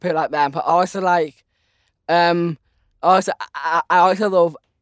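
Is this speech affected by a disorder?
Yes: Down syndrome.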